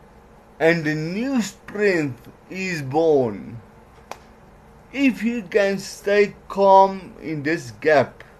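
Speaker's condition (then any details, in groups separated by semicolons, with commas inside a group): Cerebral palsy; legs affected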